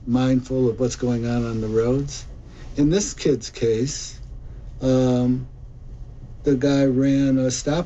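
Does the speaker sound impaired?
Yes: Parkinson's; very gradual progressive loss of walking ability; impaired balance, uses a cane for walking.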